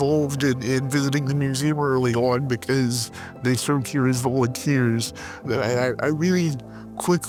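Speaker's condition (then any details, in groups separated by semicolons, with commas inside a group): Cerebral palsy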